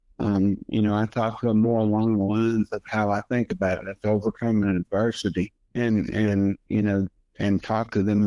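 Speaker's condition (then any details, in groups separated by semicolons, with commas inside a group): Multiple sclerosis; primary progressive, formerly relapsing-remitting, since late twenties; diagnosed about 10 years ago, medication recently changed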